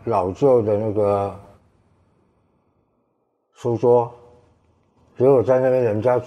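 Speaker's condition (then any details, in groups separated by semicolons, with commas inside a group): Tongue cancer, partial glossectomy, two-thirds right tongue resected with flap; two-thirds right tongue removed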